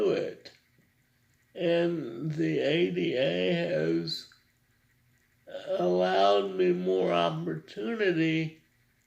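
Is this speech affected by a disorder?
Yes: cerebral palsy.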